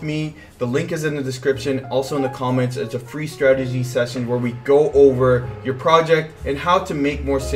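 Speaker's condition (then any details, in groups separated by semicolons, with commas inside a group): No condition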